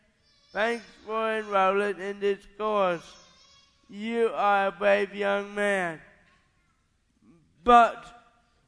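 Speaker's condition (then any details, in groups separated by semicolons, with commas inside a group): Cerebral palsy; lifelong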